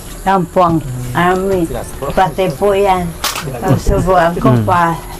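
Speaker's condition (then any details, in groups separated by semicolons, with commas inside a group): Parkinson's disease; on medication, difficulty standing up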